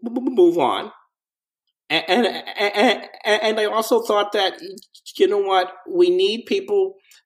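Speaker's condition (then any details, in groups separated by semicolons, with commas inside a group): Stuttering; onset at three or four years, no trauma cause, mother stuttered until about 11-12, speech camp as child, teen years harder; adult, persistent stuttering; very fluent in crisis situations, stutters when things calm, takes deep breath and counts to five; repeated sounds, blocks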